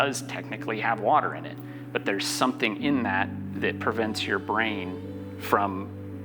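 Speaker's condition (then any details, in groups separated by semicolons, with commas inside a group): No condition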